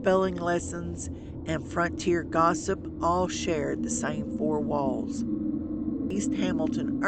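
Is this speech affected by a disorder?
No.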